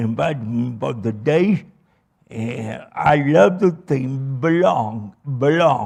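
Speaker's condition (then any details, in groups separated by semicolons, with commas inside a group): Cerebral palsy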